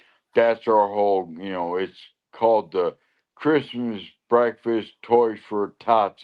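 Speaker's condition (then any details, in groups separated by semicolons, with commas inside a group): Lou Gehrig's disease (ALS)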